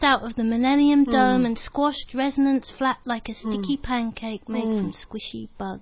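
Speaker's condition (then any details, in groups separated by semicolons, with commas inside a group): No condition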